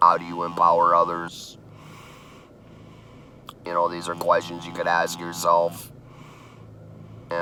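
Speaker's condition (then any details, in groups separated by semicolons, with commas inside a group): Laryngectomy after laryngeal cancer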